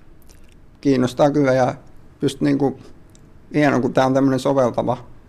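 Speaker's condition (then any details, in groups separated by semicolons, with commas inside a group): Duchenne muscular dystrophy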